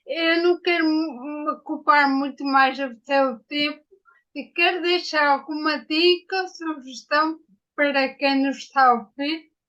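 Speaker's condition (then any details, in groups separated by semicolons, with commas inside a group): Ataxia after brain injury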